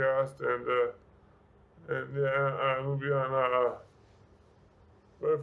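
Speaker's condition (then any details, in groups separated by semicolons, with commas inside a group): Severe brain injury; speech affected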